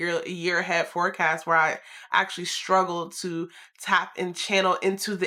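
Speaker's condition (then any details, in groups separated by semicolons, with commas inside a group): No condition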